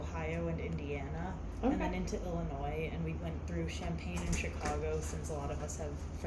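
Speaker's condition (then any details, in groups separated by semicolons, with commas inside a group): No condition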